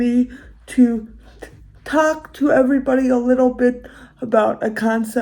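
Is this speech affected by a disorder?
Yes: cerebral palsy, severe.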